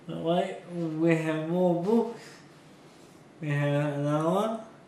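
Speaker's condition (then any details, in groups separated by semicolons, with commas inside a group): Cerebral palsy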